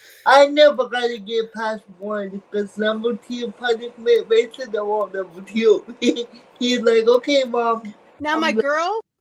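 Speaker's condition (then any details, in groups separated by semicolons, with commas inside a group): Cerebral palsy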